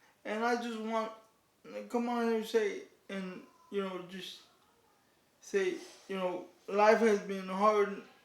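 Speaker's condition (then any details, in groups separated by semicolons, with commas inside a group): Cerebral palsy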